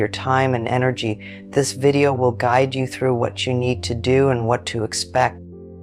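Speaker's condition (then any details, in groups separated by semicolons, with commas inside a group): No condition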